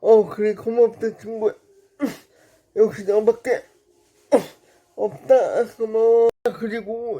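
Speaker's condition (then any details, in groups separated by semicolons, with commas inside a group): Brain lesion disability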